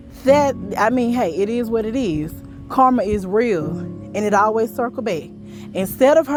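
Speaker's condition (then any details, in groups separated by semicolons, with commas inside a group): No condition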